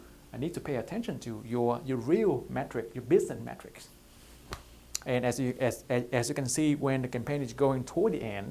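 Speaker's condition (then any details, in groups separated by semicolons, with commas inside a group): No condition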